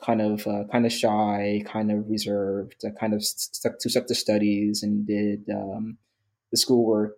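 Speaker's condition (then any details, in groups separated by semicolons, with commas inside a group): Stuttering; onset at age 10, worse when trying to impress or rushing, absent when singing or self-talk; stuttered during recording, reset by stopping, backing up, slowing rate; stutters when speaking too fast, muddy jumble, pauses, backs up, slows rate; repeated sounds, prolonged sounds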